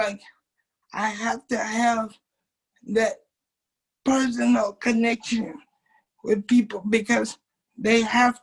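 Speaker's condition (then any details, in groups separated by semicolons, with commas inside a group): Cerebral palsy; speech expected absent, now speaks very well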